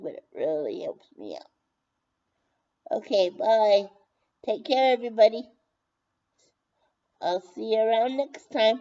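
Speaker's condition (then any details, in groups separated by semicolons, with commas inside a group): Brain injury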